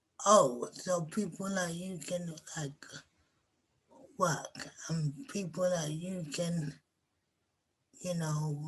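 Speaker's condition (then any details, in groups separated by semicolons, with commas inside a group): Cerebral palsy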